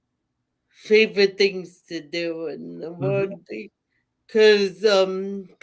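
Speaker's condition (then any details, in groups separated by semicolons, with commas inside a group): Cerebral palsy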